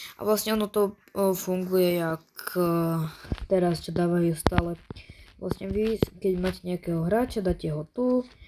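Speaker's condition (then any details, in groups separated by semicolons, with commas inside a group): No condition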